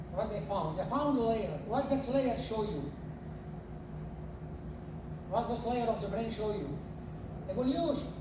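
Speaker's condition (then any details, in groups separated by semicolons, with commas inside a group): No condition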